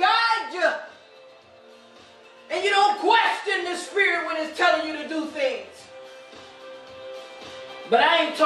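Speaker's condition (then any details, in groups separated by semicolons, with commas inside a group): No condition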